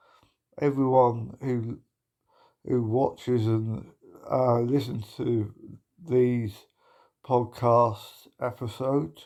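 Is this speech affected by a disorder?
Yes: motor neuron disease.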